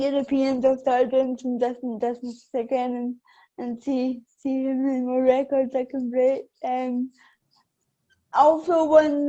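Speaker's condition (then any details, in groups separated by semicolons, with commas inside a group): Cerebral palsy; affects balance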